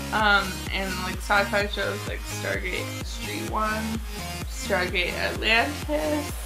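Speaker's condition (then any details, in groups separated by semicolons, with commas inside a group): Cerebral palsy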